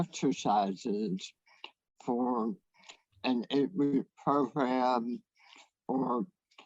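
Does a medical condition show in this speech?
Yes: head and neck cancer.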